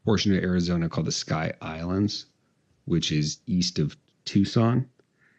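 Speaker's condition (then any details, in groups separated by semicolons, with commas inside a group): No condition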